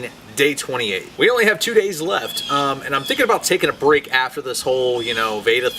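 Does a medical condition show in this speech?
No.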